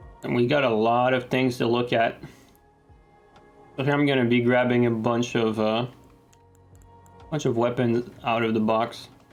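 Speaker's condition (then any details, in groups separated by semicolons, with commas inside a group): No condition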